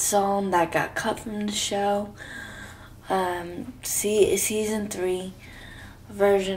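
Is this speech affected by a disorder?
Yes: cerebral palsy.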